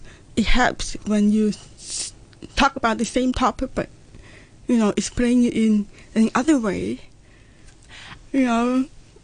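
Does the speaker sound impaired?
Yes: profound deafness, congenital profound hearing loss; profound hearing loss from premature birth at eight months, not genetic, diagnosed near age one; hearing aids worn lifelong, hears about 60 percent, lip-reads, uses sign language; speech therapy from age one, weekly speech training, daily training by mother.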